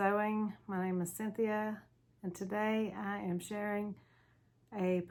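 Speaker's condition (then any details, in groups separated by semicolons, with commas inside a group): No condition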